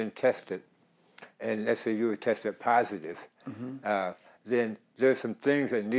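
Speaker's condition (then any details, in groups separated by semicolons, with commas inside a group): Tongue cancer; dry mouth overcome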